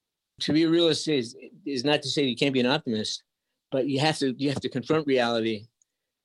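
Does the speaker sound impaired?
Yes: early-onset Parkinson's disease; diagnosed age 29, first signs twitching pinky, sore shoulder, spinal cord tumor surgery, weakened legs, trunk; about 30 years since diagnosis, progressing, spasticity, uncontrolled movements when over-medicated, walking difficult; can be halting, words come faster than can be spoken, now fairly clear and robust.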